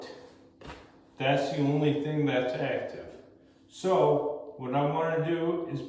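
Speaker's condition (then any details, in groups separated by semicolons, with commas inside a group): Cerebral palsy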